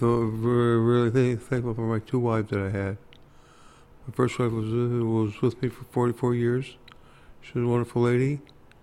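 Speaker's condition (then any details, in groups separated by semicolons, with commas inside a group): Parkinson's disease; hard time talking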